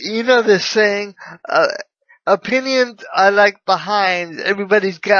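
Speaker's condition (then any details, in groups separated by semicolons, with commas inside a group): Cerebral palsy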